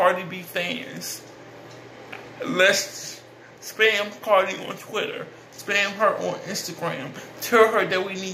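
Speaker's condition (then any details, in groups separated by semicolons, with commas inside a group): Cerebral palsy; speech is not the best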